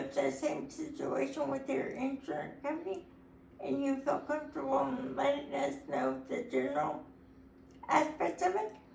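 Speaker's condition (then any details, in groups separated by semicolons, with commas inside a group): Cerebral palsy; able to talk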